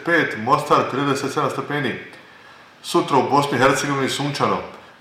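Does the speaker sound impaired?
No.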